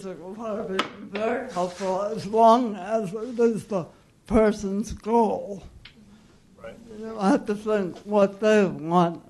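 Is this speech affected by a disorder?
Yes: cerebral palsy.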